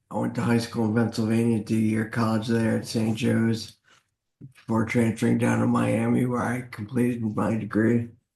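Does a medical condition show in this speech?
Yes: traumatic brain injury.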